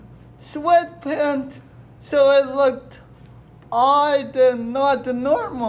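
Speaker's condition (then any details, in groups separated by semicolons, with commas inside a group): Cerebral palsy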